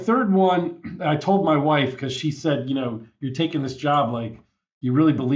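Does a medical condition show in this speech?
No.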